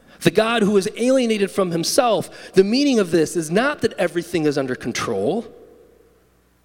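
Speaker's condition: No condition

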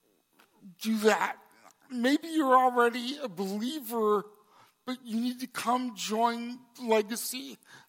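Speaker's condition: Cerebral palsy; congenital

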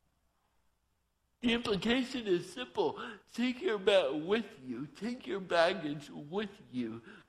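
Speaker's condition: Torsion dystonia; mild fibular cerebral palsy from birth, hand tremor found at age 5, rare torsion dystonia; drug-free, walking again after 2.5 years of water therapy, body still not controllable; vocal cords twist with torso, voice cannot be controlled, altered speech

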